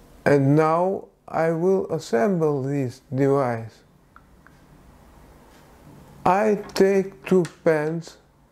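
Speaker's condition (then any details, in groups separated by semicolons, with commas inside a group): Parkinson's disease; tremor of hands and body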